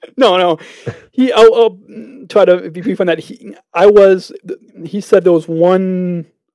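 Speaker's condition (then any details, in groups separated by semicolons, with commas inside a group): Stuttering; lifelong stuttering; repeated sounds, repeated words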